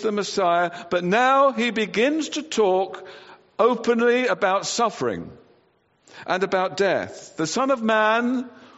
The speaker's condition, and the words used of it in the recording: None; typical speech.